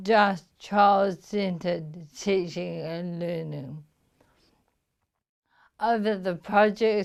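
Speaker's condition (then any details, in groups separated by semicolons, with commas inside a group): Motor neuron disease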